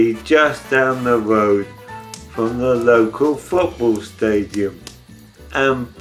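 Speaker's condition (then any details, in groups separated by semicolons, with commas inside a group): ALS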